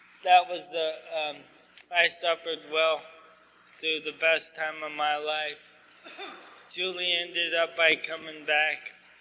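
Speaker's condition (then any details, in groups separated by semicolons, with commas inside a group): ALS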